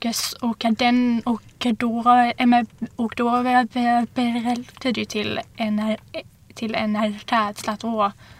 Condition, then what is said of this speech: Stuttering. Alltså du mm. kan liksom stanna kvar mycket längre i din stamning.